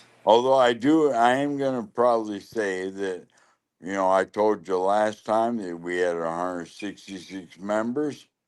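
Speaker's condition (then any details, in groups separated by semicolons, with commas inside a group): Lou Gehrig's disease (ALS); voice going, slurring worsens with longer talking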